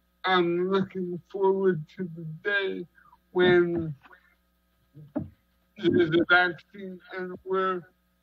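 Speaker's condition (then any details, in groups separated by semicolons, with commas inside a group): Cerebral palsy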